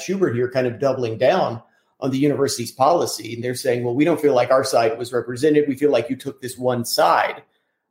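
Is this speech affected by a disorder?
No.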